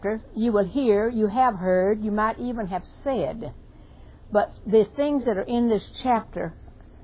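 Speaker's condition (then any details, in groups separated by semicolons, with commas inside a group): No condition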